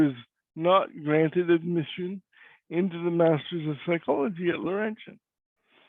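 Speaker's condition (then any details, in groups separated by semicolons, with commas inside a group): Cerebral palsy; cannot walk; voice is different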